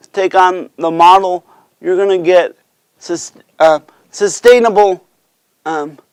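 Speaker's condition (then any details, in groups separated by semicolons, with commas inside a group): Cerebral palsy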